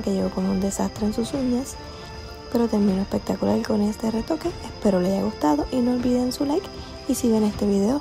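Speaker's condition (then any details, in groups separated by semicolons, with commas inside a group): No condition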